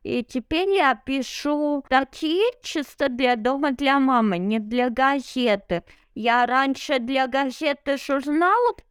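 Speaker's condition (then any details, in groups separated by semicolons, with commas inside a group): Cerebral palsy; abnormal gait, needs help on stairs without railings, walks everywhere, no wheelchair, home-schooled as child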